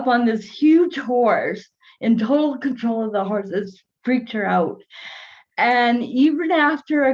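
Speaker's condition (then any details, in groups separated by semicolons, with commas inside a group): Cerebral palsy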